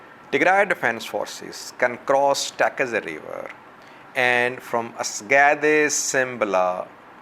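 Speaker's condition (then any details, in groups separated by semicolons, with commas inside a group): No condition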